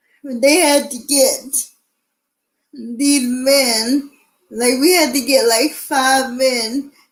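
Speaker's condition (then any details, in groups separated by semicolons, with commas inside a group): Cerebral palsy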